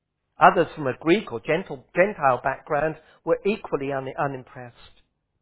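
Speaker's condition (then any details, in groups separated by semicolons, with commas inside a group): No condition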